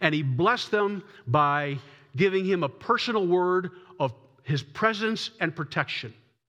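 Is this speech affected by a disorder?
No.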